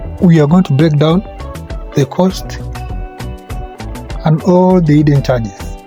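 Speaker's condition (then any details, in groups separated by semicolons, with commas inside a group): No condition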